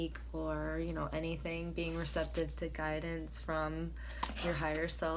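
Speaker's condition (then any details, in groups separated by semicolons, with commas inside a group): No condition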